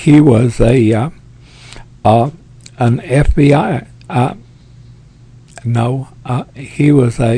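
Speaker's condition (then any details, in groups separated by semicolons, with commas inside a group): Parkinson's; tremors as early symptom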